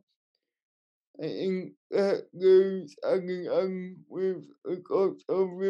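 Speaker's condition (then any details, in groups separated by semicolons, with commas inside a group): Cerebral palsy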